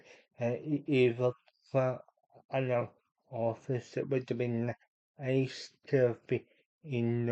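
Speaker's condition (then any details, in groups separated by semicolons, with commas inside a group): Cerebral palsy; unable to walk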